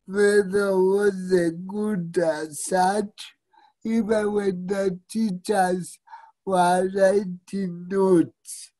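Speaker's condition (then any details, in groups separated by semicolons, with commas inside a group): Cerebral palsy; typed assignments and projects up to degree via digital advisory and learning center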